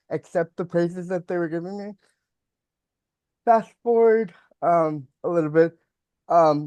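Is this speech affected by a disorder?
Yes: cerebral palsy; mild speech impediment.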